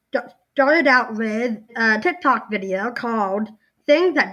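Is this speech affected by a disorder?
Yes: Down syndrome.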